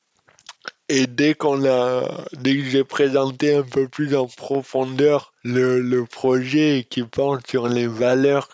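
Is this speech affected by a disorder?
Yes: dystonia; congenital.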